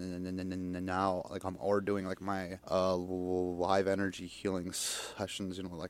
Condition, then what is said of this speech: Stuttering. I'm always like, well, fuck, you know, I'm going to stutter and they're not going to know what's going on.